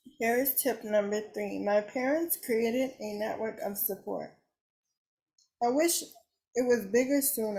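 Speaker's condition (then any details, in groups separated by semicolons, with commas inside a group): Cerebral palsy; uses wheelchair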